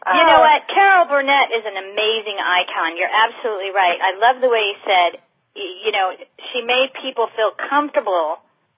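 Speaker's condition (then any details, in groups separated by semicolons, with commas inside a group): No condition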